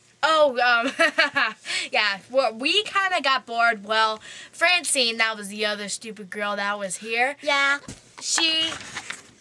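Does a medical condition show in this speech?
No.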